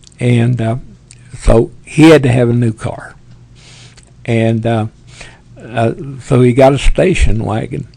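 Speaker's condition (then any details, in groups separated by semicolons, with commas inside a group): Parkinson's; tremors as early symptom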